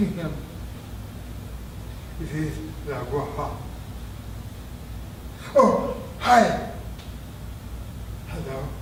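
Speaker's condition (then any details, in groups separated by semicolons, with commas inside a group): Traumatic brain injury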